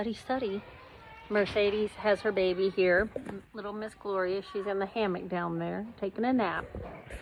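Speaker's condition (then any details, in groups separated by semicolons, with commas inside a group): No condition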